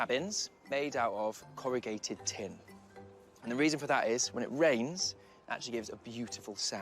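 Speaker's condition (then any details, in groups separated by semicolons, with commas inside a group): No condition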